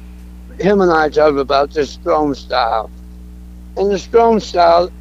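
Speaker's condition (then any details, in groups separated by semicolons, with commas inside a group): Throat cancer; cancer survivor, alive and well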